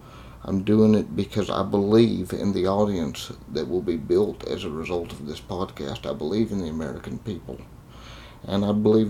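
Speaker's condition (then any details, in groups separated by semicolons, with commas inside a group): Cerebral palsy; congenital cerebral palsy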